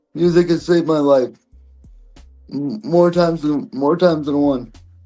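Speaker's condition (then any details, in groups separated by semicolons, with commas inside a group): Cerebral palsy; present from birth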